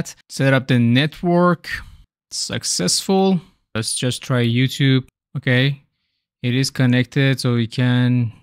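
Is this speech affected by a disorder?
No.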